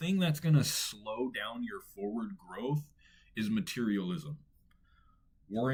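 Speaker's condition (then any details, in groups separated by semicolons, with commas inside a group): No condition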